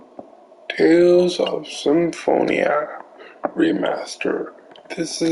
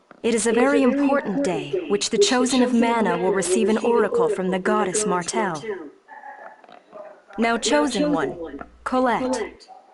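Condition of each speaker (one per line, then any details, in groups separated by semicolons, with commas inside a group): Cerebral palsy; affects limbs
No condition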